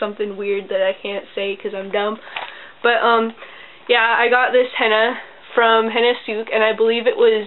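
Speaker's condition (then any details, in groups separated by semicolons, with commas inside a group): No condition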